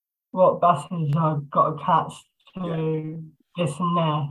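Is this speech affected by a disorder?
Yes: Down syndrome; lives independently with support hours.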